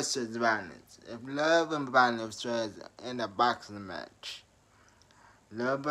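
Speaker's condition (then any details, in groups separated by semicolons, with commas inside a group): Traumatic brain injury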